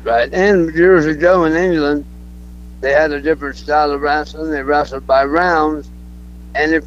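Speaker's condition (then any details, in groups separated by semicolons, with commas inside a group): Throat cancer; cancer survivor, alive and well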